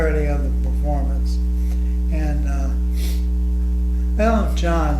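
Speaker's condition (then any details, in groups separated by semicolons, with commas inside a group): ALS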